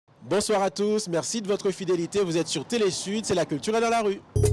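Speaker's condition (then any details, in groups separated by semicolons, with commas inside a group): No condition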